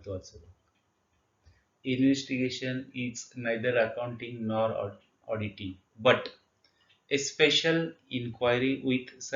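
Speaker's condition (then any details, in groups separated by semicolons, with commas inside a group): No condition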